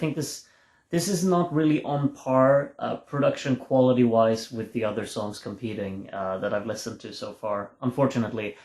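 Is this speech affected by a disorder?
No.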